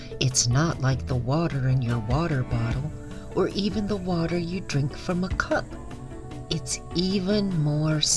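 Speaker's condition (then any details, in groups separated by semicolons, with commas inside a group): No condition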